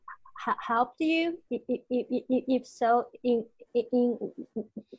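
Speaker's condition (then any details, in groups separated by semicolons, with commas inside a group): Stuttering; stutter since childhood, grew up in China without speech therapy, persists into adulthood; hid stutter while growing up, shame about stuttering held back for years; repeated sounds, repeated words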